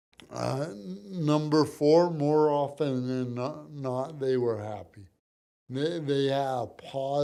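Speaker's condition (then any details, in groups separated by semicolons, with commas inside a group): Cerebral palsy; from birth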